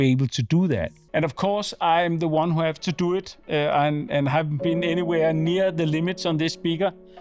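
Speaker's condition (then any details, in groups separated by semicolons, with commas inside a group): No condition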